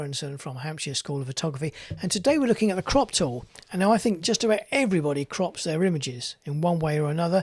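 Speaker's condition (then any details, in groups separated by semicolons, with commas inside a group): No condition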